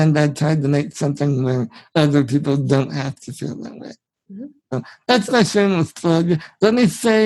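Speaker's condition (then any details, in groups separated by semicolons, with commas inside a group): Spinal muscular atrophy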